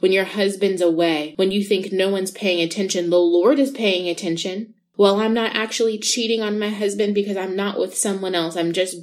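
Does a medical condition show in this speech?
No.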